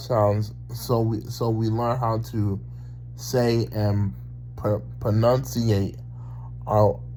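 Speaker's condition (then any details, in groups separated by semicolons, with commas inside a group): Cerebral palsy; talks very well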